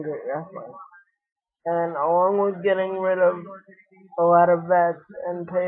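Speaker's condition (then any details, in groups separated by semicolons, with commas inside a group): Cerebral palsy; wheelchair bound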